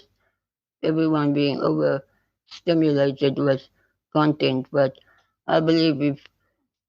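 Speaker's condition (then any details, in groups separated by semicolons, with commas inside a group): Spinal muscular atrophy type 2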